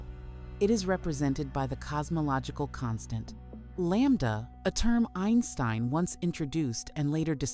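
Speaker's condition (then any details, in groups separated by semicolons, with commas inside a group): No condition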